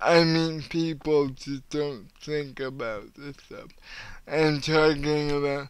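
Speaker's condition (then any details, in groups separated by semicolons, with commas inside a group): Cerebral palsy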